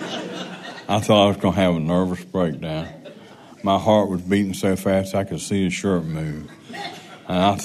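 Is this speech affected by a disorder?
Yes: Parkinson's.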